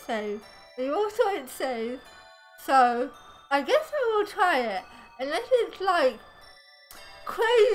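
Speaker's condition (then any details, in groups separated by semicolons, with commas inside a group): Cerebral palsy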